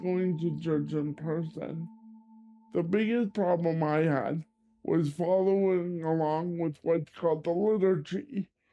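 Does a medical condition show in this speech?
Yes: cerebral palsy; limited hand dexterity, cannot write.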